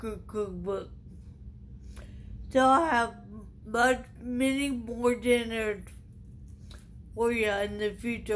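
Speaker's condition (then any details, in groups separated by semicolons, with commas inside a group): Traumatic brain injury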